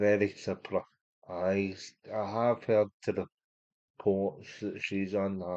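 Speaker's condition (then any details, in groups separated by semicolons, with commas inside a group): Cerebral palsy; unable to walk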